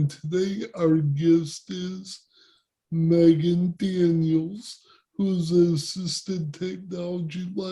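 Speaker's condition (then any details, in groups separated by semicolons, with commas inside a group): Cerebral palsy; present from birth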